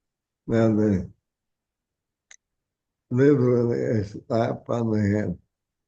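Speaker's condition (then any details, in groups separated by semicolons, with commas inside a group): ALS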